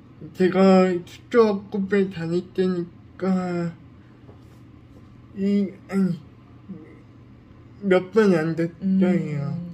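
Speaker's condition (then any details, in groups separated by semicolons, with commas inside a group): Cerebral palsy; brain lesion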